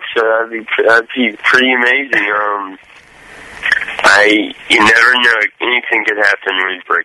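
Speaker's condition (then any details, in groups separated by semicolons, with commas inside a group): Cerebral palsy, mild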